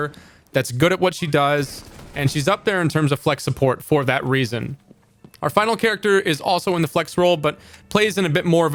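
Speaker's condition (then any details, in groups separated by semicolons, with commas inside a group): No condition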